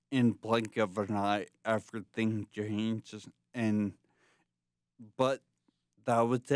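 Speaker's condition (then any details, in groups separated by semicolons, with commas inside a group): Traumatic brain injury from tumour; brain tumour, about 54 percent removed, balance lost; onset 7 years ago, radiation, arm crutches, physical therapy; speech affected, in speech therapy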